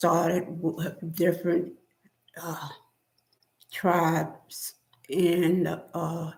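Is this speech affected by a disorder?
Yes: spinal neurosarcoidosis.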